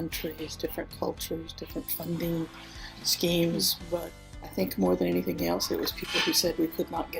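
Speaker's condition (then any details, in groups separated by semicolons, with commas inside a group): No condition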